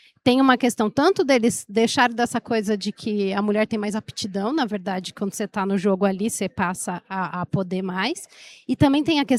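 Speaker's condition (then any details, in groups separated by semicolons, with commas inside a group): No condition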